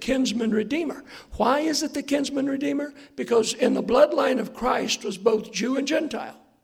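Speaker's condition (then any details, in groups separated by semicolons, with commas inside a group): Hoarseness after vocal cord surgery; hoarse voice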